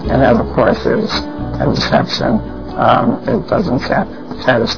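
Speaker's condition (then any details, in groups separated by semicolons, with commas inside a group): Spinal muscular atrophy; congenital, progressive muscle weakening, bedbound with no hand movement since early 20s, tracheostomy and stomach feeding tube about 10 years ago; trach suctioning when lungs congested, permanent tube-fed liquid diet; depends on voice for everything, uses voice recognition computer system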